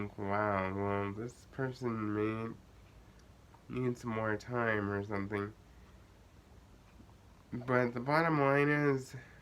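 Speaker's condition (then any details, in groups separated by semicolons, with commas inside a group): Cerebral palsy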